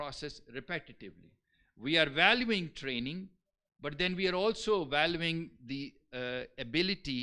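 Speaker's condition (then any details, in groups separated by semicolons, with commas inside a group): No condition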